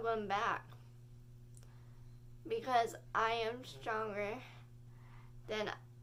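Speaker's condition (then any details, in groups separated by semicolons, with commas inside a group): Cerebral palsy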